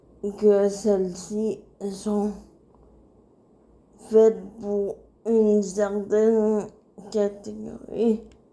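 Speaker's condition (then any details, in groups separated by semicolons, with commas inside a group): Cerebral palsy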